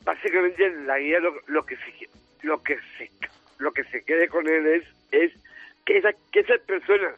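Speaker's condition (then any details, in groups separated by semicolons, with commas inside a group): Down syndrome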